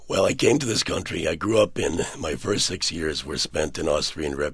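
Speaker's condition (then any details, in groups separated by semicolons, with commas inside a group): Partial laryngectomy for throat cancer; 80% larynx removed, Cleveland Clinic experimental surgery attaching left neck muscles, long-term trach; years after surgery, voice improved, often complimented as sexy; unable to speak about two years, once sounded like Brando, voice now improved but noticeably altered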